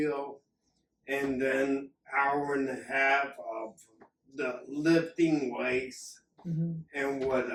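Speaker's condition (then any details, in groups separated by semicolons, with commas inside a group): Acquired ataxia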